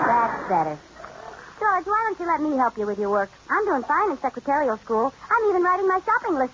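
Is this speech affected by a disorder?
No.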